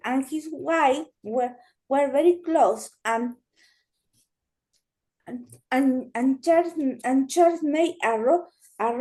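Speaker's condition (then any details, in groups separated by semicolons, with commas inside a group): Cerebral palsy; limits current activity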